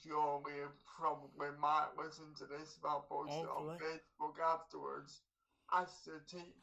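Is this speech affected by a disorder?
Yes: cerebral palsy; cerebral palsy with hypertonia, tension from feet up through legs into chest; speaks using face muscles, looks in pain, sounds like crying, less clear when excited, projects voice in noise.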